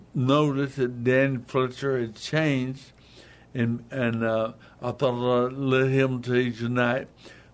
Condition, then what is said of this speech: Stroke. They're wondering why that guy talks so funny.